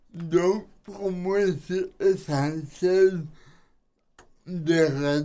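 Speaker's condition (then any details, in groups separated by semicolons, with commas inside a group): Cerebral palsy; self-described as speaking a bit oddly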